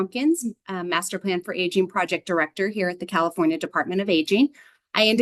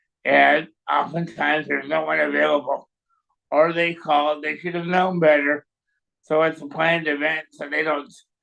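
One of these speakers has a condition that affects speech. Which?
The second: cerebral palsy; long-term services and supports; voice may sound raised or yelling.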